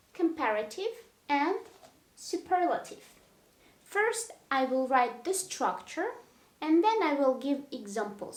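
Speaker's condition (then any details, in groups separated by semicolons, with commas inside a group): No condition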